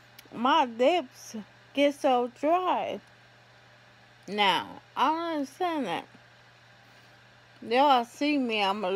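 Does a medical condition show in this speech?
Yes: ALS; affects hands.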